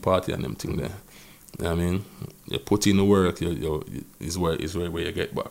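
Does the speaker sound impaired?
Yes: stuttering; long-standing stutter, controlled over years by slowing speech rate; stutters often when talking, slows speech rate to control it, big commanding voice, different on stage; here repeated sounds, repeated words.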